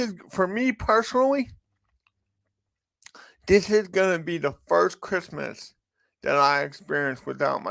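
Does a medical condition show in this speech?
Yes: cerebral palsy; from birth.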